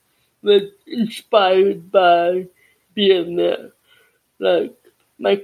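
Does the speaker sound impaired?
Yes: cerebral palsy and deafness.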